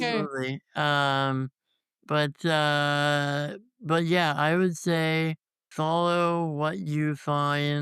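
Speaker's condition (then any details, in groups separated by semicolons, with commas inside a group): Congenital muscular dystrophy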